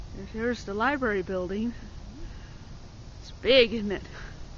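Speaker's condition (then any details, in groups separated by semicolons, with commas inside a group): No condition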